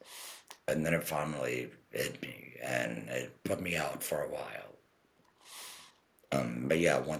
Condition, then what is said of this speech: Laryngectomy. So I'm about 5 months speaking now.